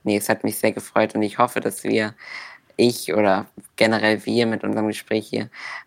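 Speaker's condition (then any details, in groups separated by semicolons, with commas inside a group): Duchenne muscular dystrophy; inherited, progressive muscle wasting, known since primary school, wheelchair user from the start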